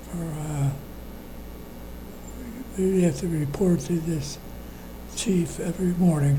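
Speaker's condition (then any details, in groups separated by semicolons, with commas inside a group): Parkinson's disease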